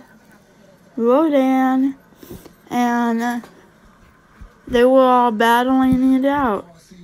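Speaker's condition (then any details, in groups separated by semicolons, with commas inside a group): Cerebral palsy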